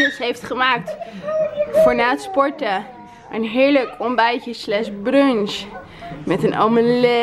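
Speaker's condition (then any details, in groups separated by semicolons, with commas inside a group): No condition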